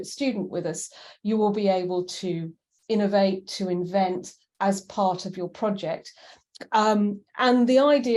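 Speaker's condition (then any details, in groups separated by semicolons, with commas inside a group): No condition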